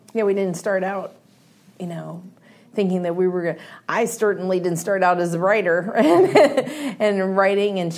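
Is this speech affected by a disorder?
No.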